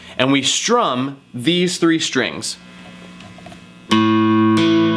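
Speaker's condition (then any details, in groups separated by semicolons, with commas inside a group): No condition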